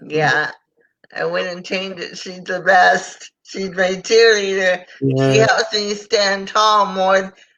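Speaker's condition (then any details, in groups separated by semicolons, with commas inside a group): Cerebral palsy; power chair full-time, can transfer independently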